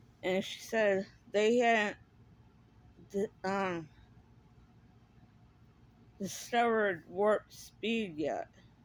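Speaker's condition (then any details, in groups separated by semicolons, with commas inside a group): Cerebral palsy; speaks differently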